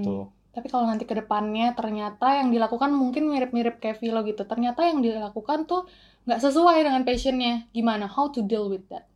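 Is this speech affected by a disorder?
No.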